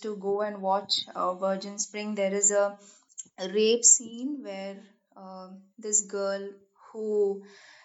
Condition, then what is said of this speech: No condition.